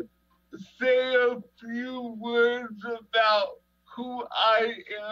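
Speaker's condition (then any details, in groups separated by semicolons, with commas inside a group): Cerebral palsy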